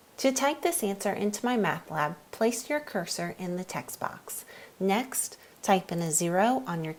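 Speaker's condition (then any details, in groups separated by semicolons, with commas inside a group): No condition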